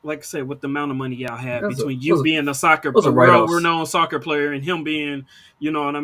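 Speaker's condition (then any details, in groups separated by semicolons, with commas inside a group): No condition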